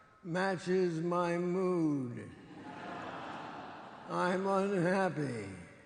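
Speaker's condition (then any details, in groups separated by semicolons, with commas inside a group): Parkinson's disease; diagnosed 20 years ago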